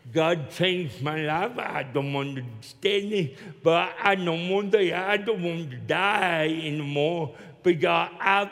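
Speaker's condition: Cerebral palsy; still walks with limp

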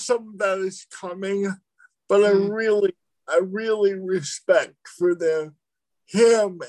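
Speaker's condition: Cerebral palsy

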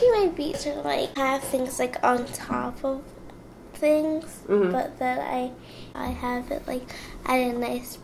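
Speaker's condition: Cerebral palsy; finds reading own poetry aloud hard, cannot say it as intended

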